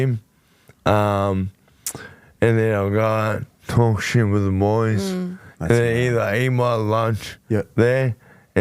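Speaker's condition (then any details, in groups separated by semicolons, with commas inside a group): Motor neurone disease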